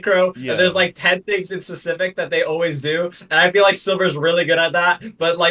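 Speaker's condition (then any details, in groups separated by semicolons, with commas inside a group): No condition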